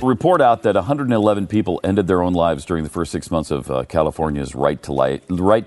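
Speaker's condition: No condition

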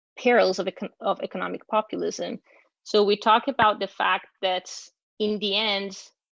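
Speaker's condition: No condition

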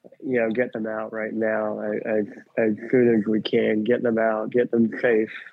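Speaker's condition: Cleft lip and palate; congenital, attributed to Chernobyl radiation, 23 surgeries, first in London, childhood feeding difficulty with palate hole

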